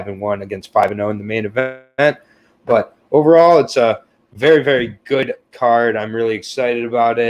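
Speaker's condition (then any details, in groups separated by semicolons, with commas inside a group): No condition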